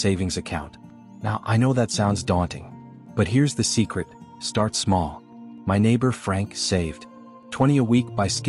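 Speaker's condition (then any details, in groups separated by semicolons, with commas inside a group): No condition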